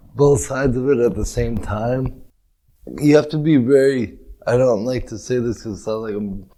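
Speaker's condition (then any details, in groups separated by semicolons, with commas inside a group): Cerebral palsy; brain injury, present from birth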